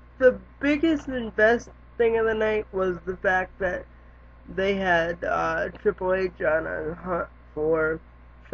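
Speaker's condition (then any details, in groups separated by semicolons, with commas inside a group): Cerebral palsy; lifelong, wheelchair user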